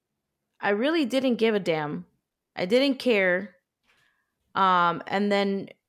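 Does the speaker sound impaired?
No.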